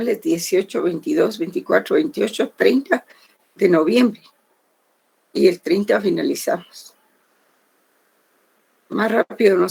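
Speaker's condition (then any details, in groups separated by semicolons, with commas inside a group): No condition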